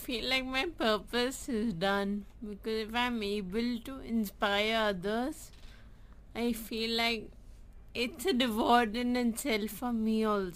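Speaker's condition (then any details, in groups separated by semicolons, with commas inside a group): Friedreich's ataxia; degenerative disorder, sudden onset without fall or fever, wheelchair user; uses wheelchair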